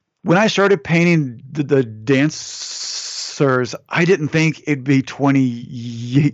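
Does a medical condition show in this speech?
Yes: stuttering; lifelong stutter, never goes away, Toastmasters member for a while practicing public speaking; ongoing stutter, constant struggle, asks others not to finish words; sometimes quieted through focus, phone calls a struggle; here repeated words, prolonged sounds.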